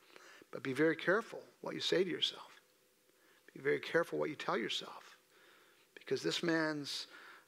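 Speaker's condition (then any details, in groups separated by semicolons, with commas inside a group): No condition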